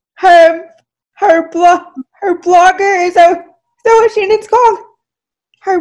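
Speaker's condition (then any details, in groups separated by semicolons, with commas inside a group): Cerebral palsy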